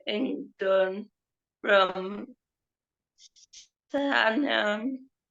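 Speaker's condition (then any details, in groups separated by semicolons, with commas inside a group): Cerebral palsy; affects speech and mobility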